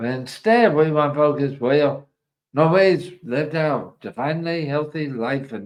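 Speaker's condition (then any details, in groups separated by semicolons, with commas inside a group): ALS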